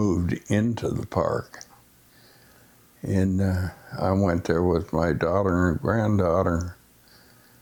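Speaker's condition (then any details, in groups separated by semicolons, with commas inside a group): Essential tremor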